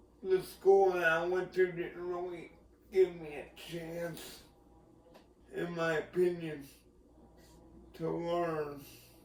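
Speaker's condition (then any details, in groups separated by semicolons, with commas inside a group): Cerebral palsy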